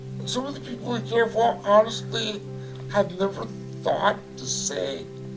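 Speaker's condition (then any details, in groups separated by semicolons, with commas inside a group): Cerebral palsy; voice affected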